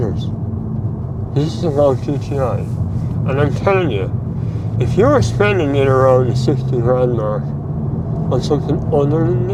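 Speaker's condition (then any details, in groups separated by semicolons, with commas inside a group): Mouth cancer surgery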